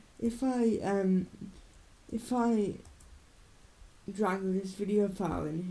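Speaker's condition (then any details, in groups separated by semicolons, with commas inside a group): Cerebral palsy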